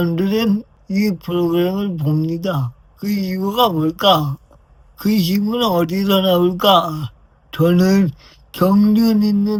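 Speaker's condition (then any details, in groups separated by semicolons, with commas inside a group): Brain lesion disability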